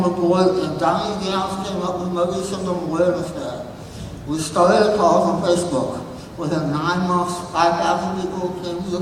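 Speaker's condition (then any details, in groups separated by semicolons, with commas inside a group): Moebius syndrome; since birth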